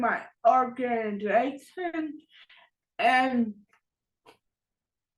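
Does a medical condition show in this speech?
Yes: cerebral palsy.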